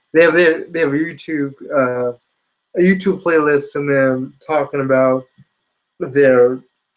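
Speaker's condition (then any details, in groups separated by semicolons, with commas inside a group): Spastic quadriplegia cerebral palsy; some ataxia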